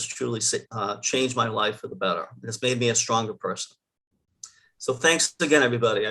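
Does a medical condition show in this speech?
No.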